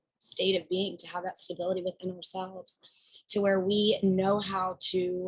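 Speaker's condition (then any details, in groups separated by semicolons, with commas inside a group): No condition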